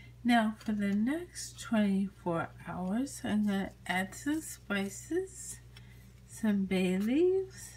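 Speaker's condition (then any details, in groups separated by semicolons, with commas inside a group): Bulbar ALS, bulbar onset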